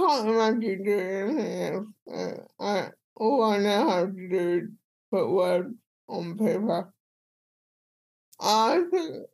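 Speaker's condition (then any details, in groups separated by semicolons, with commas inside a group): Cerebral palsy; speech impediment, speaking very hard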